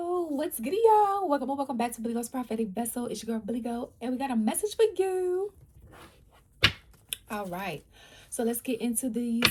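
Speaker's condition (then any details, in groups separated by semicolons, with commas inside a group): No condition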